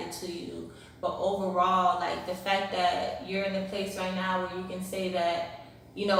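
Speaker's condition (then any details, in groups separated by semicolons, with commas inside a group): No condition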